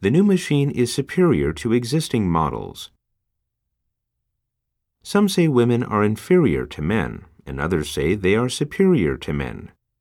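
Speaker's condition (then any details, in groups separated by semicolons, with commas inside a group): No condition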